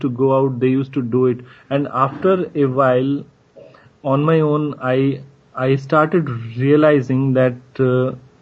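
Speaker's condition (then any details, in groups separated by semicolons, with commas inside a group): Stuttering; fluency-focused approach earlier, six months of bouncing and open disclosure at schools with Samagra NGO; stuttering modification, voluntary stuttering with bounces, learned through Samagra and Dr. Sachin; variable stuttering, blocks incl. silent blocks, mild in interview, more stuttering formerly when avoiding; repeated words, prolonged sounds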